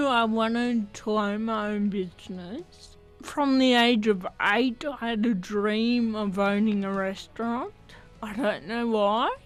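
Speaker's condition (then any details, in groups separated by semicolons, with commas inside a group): Athetoid cerebral palsy; athetoid cerebral palsy, from birth, wheelchair; voice slightly affected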